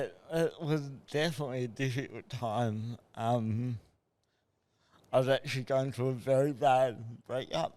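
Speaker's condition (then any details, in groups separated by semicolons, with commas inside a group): Cerebral palsy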